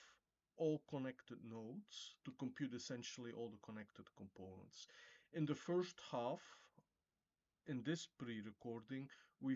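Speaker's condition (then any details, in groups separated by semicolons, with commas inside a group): No condition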